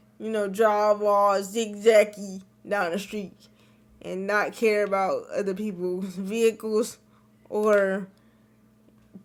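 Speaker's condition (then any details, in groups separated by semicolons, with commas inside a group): Cerebral palsy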